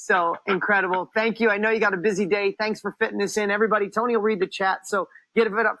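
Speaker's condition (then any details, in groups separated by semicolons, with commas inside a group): No condition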